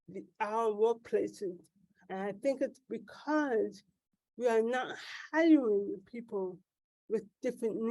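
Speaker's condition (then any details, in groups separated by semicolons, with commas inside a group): Cerebral palsy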